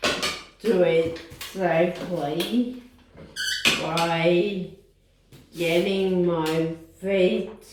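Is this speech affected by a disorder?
Yes: Friedreich's ataxia.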